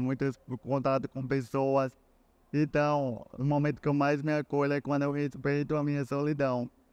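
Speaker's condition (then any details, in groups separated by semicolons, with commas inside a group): Cerebral palsy; relearned talking after onset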